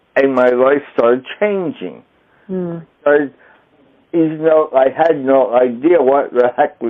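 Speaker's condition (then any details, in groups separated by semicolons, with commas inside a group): Traumatic brain injury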